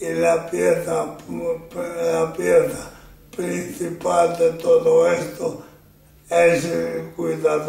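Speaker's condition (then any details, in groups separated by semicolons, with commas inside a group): Amyotrophic lateral sclerosis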